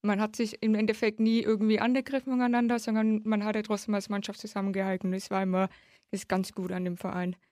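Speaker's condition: Hard of hearing since birth; congenital severe hearing loss, nearly deaf, detected at age three, left cochlear implant since age nine; left cochlear implant held by magnet, loss over 55 decibels, rain problematic, partial sign language

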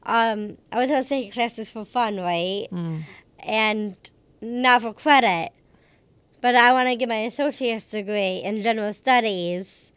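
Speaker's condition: Down syndrome; age 31

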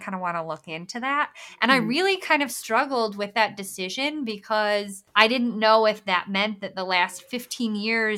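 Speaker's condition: Bilateral cleft lip and palate; congenital

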